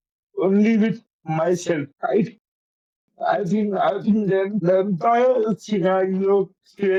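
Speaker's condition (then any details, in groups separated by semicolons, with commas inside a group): Cerebral palsy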